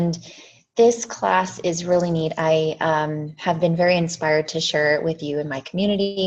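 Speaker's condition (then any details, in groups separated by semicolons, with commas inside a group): No condition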